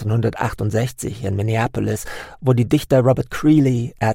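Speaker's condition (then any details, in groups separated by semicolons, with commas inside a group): No condition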